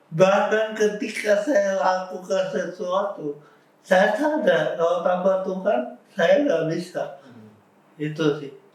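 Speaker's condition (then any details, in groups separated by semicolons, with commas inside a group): Cerebral palsy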